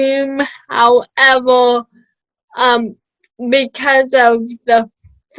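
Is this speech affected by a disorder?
Yes: cerebral palsy.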